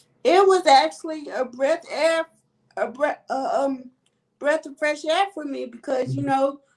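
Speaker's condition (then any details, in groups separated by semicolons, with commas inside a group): Cerebral palsy; quadriplegic type, all four limbs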